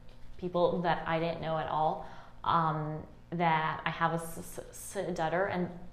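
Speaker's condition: Stutter; stutter since around age 3-4, scoliosis with 45 degree curve, spinal surgery at age 12; stutter expected to show during recording; fluent alone, stutters when others present, less when deeply absorbed, covertly switches words last second; repeated sounds, prolonged sounds

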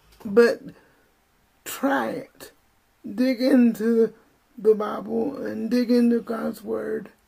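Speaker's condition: Spastic cerebral palsy; uses wheelchair

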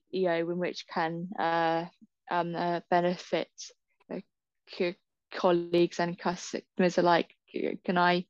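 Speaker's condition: Stammer; stammer since school age, about 2 years of therapy, told unlikely to go away; copes in everyday situations, more confident and accepting of own speech, good and bad days; words don't come out, worse when tired, less fluent some days, needs more time and patience; repeated sounds, blocks

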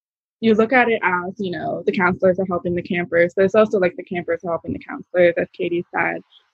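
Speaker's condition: Profound bilateral hearing loss, bilateral sensorineural, progressive

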